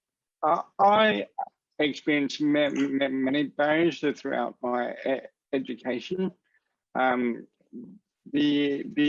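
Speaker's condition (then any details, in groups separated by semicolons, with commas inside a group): Cerebral palsy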